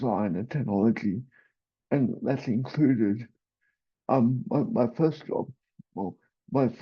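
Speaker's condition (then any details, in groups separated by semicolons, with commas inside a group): Cerebral palsy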